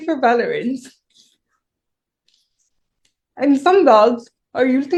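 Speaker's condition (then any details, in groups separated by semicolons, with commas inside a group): Cerebral palsy; shaky voice, worse when nervous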